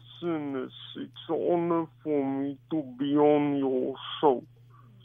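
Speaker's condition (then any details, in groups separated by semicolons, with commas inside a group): Cerebral palsy; affects speed of communication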